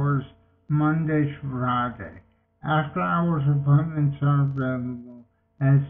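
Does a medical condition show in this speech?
Yes: multiple sclerosis.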